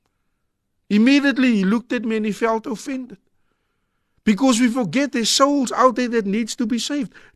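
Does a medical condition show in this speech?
No.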